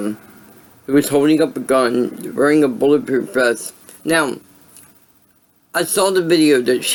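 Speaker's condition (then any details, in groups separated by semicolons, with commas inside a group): Cerebral palsy; voice sound affected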